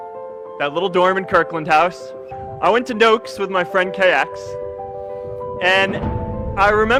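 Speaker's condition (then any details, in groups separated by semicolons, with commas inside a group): No condition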